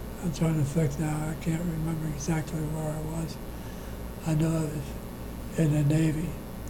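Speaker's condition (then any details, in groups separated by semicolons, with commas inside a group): Parkinson's disease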